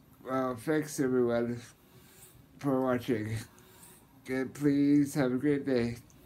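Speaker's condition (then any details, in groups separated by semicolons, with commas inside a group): Muscular dystrophy, Duchenne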